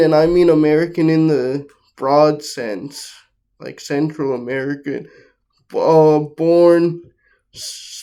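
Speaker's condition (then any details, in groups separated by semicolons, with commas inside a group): Cerebral palsy, mixed, mild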